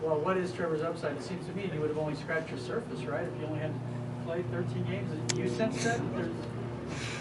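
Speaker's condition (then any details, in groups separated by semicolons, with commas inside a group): No condition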